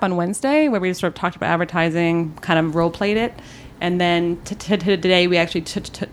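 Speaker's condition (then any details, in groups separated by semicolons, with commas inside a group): No condition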